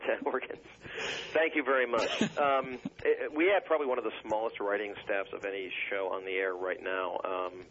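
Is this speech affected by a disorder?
No.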